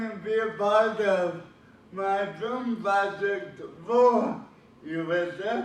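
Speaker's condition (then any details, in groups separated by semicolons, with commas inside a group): Cerebral palsy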